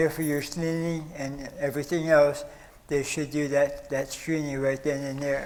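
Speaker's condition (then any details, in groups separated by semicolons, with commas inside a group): Stage 4 oral cancer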